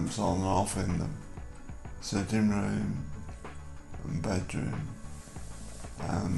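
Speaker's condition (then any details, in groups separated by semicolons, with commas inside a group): Multiple sclerosis; wheelchair; severe, several years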